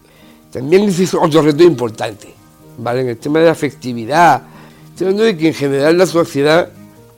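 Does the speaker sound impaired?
Yes: Down syndrome; congenital, age 44.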